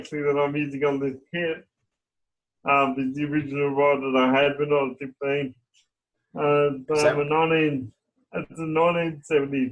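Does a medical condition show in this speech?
Yes: cerebral palsy.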